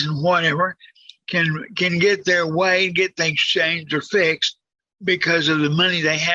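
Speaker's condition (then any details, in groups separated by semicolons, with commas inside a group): Cerebral palsy, severe; communicates well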